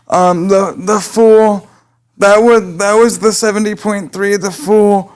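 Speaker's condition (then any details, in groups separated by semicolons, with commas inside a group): Cerebral palsy; present from birth; able to speak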